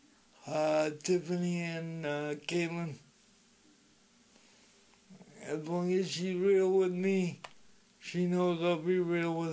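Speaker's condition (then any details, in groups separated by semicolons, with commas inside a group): Speech impediment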